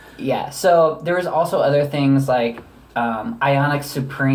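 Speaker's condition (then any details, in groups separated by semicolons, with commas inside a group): No condition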